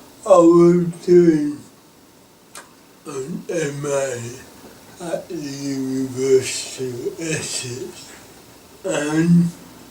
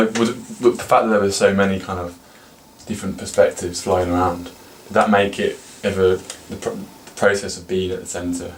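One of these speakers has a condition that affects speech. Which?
The first: cerebral palsy.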